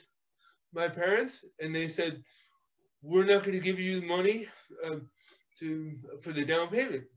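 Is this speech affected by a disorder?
Yes: cerebral palsy; physical therapy in childhood.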